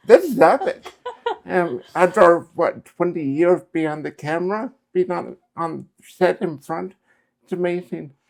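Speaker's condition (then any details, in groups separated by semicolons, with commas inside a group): Cerebral palsy; affects right side, right hand and leg; affects speech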